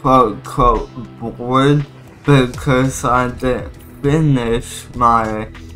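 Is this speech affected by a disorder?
Yes: cerebral palsy.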